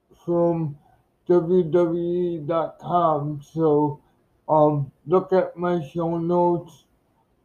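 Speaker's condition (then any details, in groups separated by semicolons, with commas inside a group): Cerebral palsy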